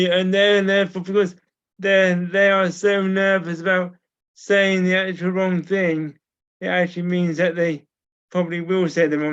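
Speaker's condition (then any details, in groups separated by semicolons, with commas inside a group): Cerebral palsy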